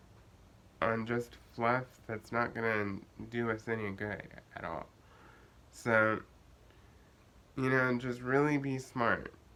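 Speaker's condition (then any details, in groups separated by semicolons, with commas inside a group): Cerebral palsy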